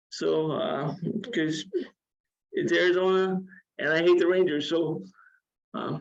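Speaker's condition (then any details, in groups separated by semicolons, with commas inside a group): Cerebral palsy, severe; wheelchair user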